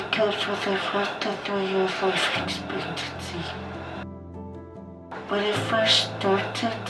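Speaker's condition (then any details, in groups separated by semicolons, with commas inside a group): ALS; genetic FUS mutation, highly aggressive, onset as limp; aged 24, physical therapy including standing therapy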